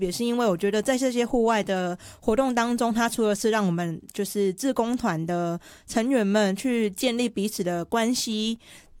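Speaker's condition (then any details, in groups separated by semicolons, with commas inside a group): Hearing impairment; uses hearing aids, feels unsafe and unable to hear with aids removed; clear articulation per host, self-reports sometimes slightly unclear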